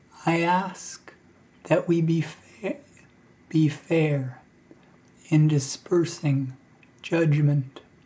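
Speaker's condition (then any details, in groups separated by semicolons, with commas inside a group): ALS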